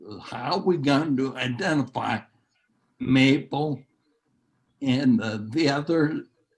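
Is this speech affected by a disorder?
Yes: neurological disease.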